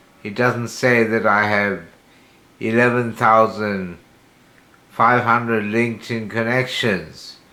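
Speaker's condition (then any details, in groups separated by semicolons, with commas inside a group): Slurred speech from poisoning; hypersalivation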